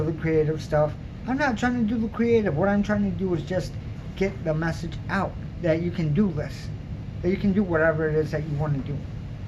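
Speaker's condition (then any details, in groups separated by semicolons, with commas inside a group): Cerebral palsy; mild; speech somewhat unclear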